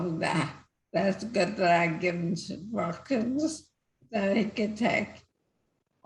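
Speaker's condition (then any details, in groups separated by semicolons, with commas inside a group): Multiple system atrophy; first diagnosed as ataxia, affects balance, speaking, hands; cannot walk on land, uses scooter, water therapy; weakened speaking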